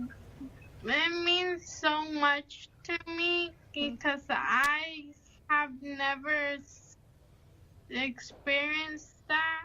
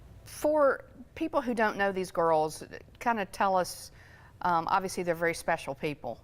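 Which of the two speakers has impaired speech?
The first: cerebral palsy; mostly in wheelchair.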